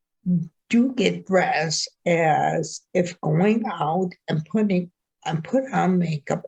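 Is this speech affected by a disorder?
Yes: ataxia.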